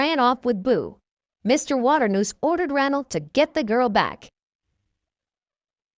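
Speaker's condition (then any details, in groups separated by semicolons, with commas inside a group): No condition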